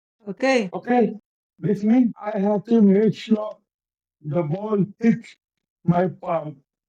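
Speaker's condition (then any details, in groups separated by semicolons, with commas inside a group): Cerebral palsy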